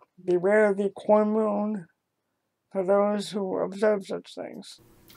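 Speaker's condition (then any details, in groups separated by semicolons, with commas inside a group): Cerebral palsy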